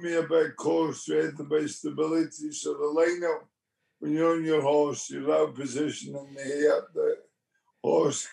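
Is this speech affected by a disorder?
Yes: motor neurone disease; onset with left hand weakness, twitching, arm weakness, speech therapists offered.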